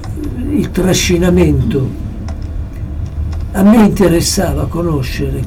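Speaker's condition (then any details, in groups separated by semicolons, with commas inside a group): Parkinson's disease; approaching final stage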